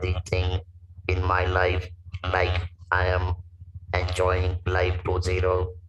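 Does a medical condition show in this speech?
Yes: laryngectomy for vocal cord cancer, stage 4 vocal cord cancer; speaks with electrolarynx; stage 4 vocal cord cancer at 44, Dr. Kultup Patel surgery, tracheostomy, 30 radiotherapy in Ahmedabad; 25-26 years post cancer, breathes only through neck stoma, self-taught electrolarynx held under chin; lost natural voice, hoarse then whispering, wrote 3 months, robotic electrolarynx voice, no pitch or emotion.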